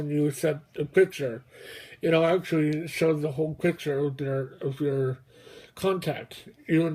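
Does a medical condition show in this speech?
Yes: mobius syndrome.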